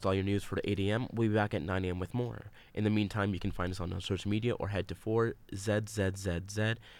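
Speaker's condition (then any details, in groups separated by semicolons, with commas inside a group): No condition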